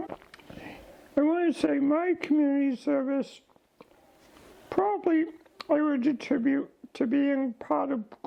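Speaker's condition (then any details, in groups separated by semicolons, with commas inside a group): ALS; diagnosed about 15 months ago, declining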